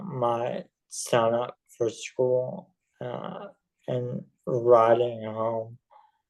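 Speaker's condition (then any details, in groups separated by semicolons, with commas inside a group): ALS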